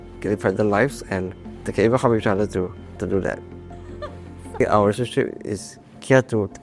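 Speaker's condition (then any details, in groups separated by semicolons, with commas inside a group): Duchenne muscular dystrophy; degenerative neuromuscular, muscle weakness starting in limbs, later lungs and heart; relies on partner Amanda Yip as arms and legs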